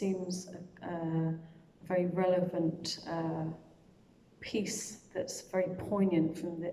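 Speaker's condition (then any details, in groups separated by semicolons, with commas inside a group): No condition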